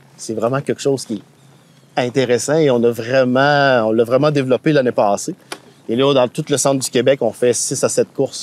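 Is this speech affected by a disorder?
No.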